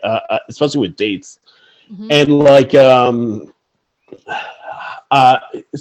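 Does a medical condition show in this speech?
Yes: stuttering; many speech therapists over years, tried voice synthesizer for phone interviews, found impersonal; stutters on some words, fluency crumbles on phone once dial tone heard, fluent when no one on line; here repeated sounds.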